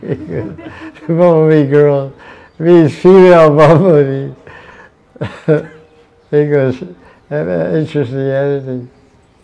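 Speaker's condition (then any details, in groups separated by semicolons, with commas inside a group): Deafness; unsure of microphone volume, asks audience whether heard, finds sound way too loud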